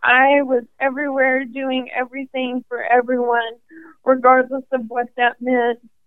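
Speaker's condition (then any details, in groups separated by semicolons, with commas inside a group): ALS; diagnosed at 27 after 18 months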